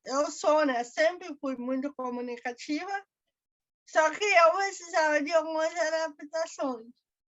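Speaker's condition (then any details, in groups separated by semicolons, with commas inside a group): Cerebral palsy; birth brain injury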